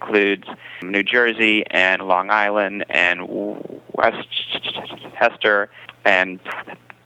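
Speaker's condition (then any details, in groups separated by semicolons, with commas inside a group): Stuttering; prolonged sounds, blocks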